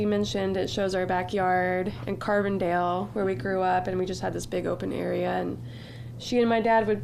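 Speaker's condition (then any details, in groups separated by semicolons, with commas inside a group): No condition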